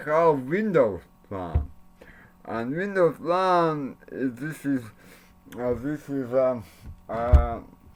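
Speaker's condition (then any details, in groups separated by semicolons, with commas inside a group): Cerebral palsy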